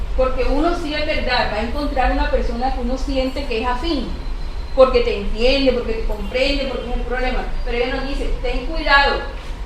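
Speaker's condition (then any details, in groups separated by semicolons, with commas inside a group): No condition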